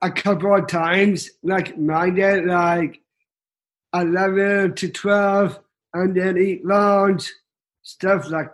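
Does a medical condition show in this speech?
Yes: Down syndrome.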